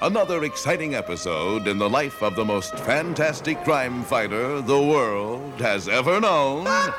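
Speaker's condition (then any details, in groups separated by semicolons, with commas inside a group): No condition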